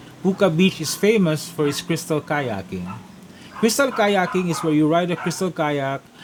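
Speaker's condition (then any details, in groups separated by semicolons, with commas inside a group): No condition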